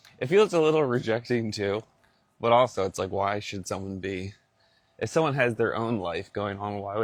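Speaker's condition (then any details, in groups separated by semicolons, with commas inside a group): No condition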